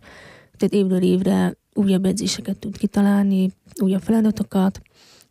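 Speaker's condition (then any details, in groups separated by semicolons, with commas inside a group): Hearing loss since infancy; congenital, found at age one, device with surgery at 2.5, eight ear operations until age ten; wears hearing device, not allowed at deaf competitions, zero hearing without device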